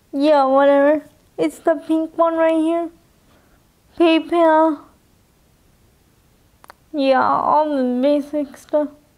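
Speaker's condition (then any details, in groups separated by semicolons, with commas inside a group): Cerebral palsy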